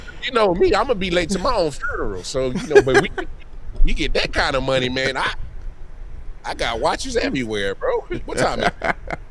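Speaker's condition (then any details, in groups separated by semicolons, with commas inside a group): No condition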